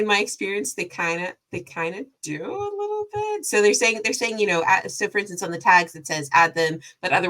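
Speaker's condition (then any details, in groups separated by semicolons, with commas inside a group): No condition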